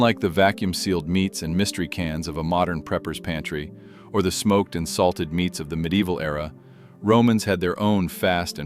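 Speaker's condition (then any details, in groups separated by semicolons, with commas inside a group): No condition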